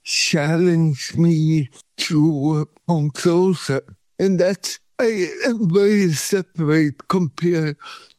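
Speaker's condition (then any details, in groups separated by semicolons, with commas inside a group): Cerebral palsy; body shaking 40 years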